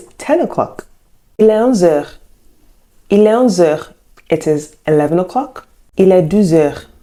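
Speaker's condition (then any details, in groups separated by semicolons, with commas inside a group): No condition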